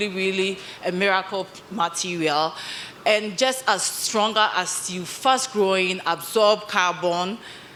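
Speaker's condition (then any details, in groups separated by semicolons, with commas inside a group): No condition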